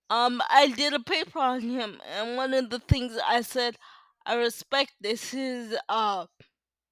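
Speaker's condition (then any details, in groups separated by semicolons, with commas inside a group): Cerebral palsy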